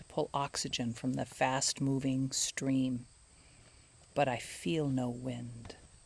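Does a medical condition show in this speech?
No.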